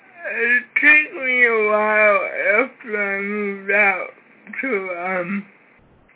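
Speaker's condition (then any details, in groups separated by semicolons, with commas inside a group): Cerebral palsy; severe cerebral palsy from birth, cannot use hands, needs help with feeding, toileting and showering; cannot talk well since childhood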